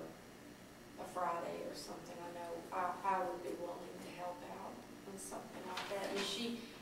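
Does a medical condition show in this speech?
No.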